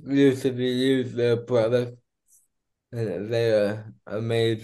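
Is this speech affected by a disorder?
Yes: cerebral palsy; diagnosed at two months old, caused by cardiac arrest, heart stopped twice, physical therapy when younger.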